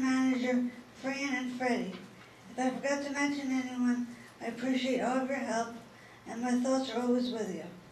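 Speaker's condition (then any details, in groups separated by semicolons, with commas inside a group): Brain injury; traumatic, vehicle accident, needed cane or wheelchair; about 25 years since injury, physical and speech therapy; speech improved with speech therapy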